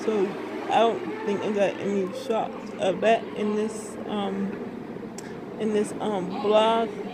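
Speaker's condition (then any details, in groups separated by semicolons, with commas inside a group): Speech impairment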